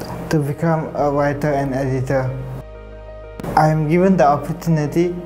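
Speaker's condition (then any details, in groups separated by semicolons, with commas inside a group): Traumatic brain injury; caused by fire inhalation; needs support to stand, physiotherapy, occupational therapy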